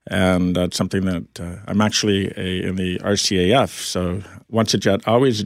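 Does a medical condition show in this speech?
Yes: profound hearing loss; orally deaf, relies on lip reading.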